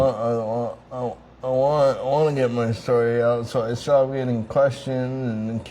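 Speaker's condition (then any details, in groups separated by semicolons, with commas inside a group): Traumatic brain injury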